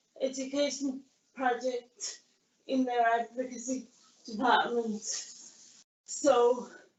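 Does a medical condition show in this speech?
Yes: cerebral palsy.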